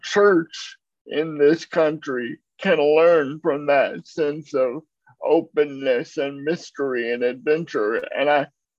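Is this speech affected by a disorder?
Yes: cerebral palsy; uses a wheelchair.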